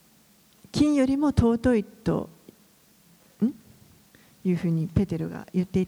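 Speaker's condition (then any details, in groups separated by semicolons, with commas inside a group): No condition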